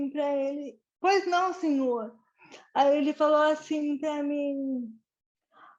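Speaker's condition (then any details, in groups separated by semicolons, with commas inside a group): Cerebral palsy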